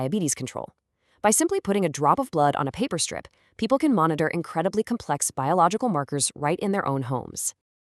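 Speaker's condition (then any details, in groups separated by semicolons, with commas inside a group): No condition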